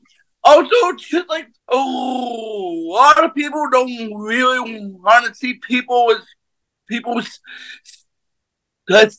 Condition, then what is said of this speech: Stuttering. Right, and sometimes I do enhance my stutter for a joke, for timing, for you know.